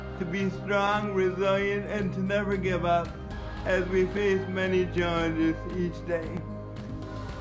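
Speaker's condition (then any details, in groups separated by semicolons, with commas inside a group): Cerebral palsy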